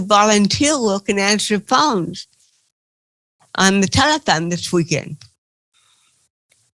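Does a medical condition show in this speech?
Yes: cerebral palsy; since birth.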